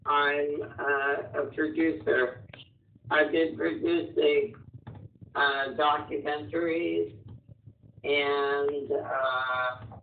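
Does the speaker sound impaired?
Yes: muscular dystrophy; physical disability, uses power wheelchair for independence.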